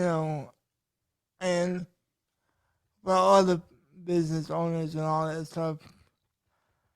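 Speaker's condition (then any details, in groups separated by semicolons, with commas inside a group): Cerebral palsy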